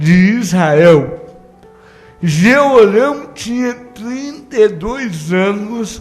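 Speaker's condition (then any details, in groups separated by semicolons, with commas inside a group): Cerebral palsy; no speech as child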